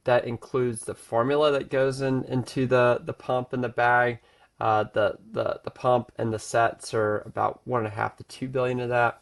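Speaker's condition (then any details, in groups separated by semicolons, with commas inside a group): No condition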